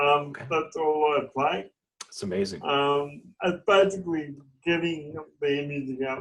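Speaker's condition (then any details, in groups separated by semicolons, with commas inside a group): Cerebral palsy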